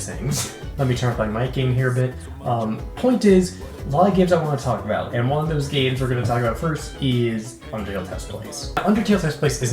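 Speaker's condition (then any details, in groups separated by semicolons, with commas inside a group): No condition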